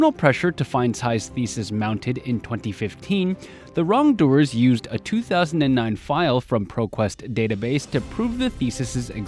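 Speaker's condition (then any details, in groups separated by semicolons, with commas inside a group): No condition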